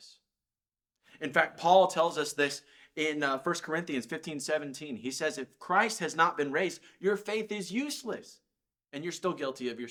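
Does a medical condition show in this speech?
No.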